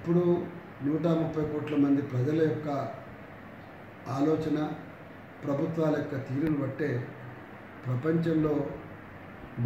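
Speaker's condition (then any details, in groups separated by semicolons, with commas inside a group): No condition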